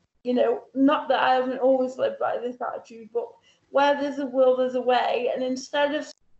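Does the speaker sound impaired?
Yes: cerebral palsy; full-time wheelchair user.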